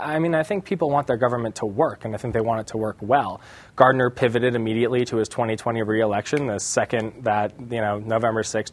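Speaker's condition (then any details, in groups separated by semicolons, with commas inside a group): No condition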